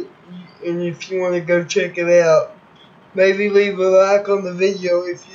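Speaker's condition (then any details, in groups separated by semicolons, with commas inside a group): Cerebral palsy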